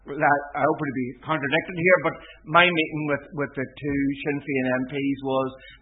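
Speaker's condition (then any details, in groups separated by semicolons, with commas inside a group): No condition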